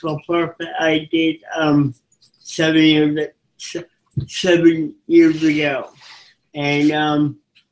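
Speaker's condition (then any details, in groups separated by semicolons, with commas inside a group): Cerebral palsy; from birth, physical disability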